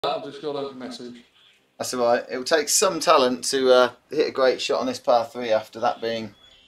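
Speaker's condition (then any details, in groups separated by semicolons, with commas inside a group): No condition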